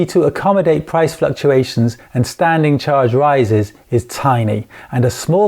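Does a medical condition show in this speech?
No.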